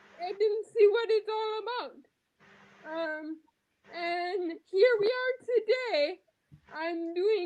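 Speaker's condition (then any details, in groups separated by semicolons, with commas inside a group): Quadriplegic cerebral palsy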